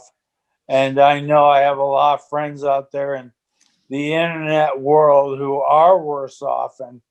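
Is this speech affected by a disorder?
Yes: ALS; breathing affected after injection.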